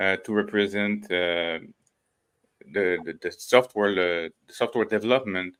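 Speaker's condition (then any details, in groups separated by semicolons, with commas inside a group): No condition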